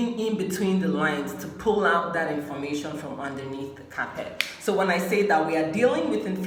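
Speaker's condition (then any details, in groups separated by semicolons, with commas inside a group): No condition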